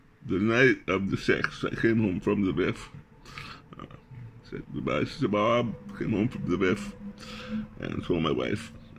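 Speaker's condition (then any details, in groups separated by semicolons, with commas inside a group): Glossectomy with reconstructed tongue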